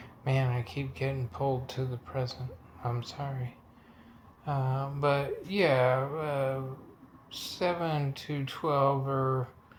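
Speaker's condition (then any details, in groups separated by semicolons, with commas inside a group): Multiple sclerosis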